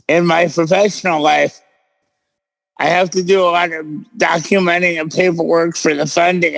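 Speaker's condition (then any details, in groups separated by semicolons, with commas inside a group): Cerebral palsy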